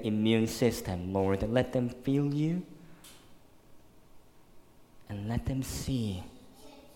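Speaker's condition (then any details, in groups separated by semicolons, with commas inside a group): Cleft lip and palate, severe; congenital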